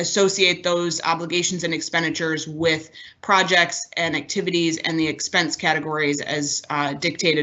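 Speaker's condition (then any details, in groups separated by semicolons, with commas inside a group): No condition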